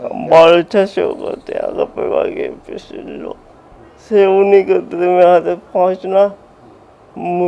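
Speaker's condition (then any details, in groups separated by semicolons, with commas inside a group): Cerebral palsy; spastic type, fully physically disabled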